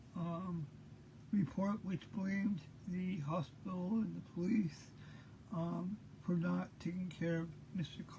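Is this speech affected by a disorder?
Yes: cerebral palsy; present since birth.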